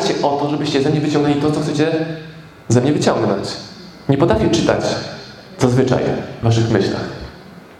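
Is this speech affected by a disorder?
No.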